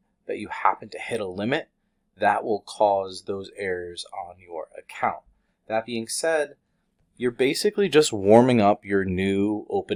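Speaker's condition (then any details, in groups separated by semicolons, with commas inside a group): No condition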